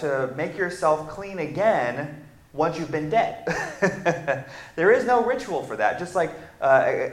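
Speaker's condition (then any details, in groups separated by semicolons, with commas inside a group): No condition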